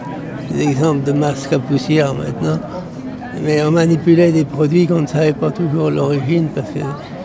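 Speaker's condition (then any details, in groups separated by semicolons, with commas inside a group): Parkinson's disease; pronounced stooped posture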